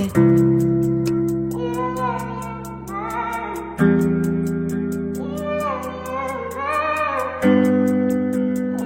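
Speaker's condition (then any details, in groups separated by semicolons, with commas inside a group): No condition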